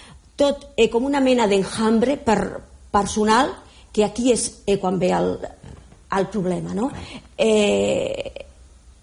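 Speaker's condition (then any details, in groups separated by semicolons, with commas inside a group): Stuttering; inherited through maternal line, mother unaffected, sister's son and cousins affected, present since school age; still present at age 59, some tension speaking on air; stuttered speech, visible part small compared with inner experience; repeated sounds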